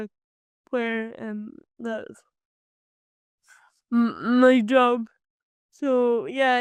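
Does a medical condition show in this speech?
Yes: cerebral palsy; from birth.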